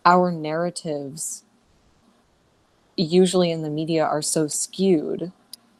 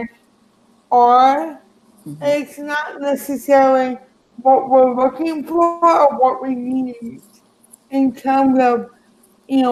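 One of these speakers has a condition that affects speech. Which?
The second: cerebral palsy; present from birth; speech affected, sounds like stroke to others.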